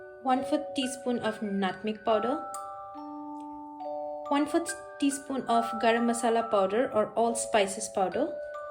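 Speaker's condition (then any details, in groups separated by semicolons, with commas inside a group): No condition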